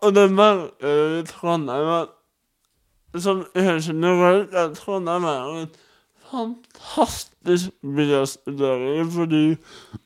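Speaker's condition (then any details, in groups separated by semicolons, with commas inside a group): Cerebral palsy; wheelchair user, needs personal assistance; speech difficulties, speech challenges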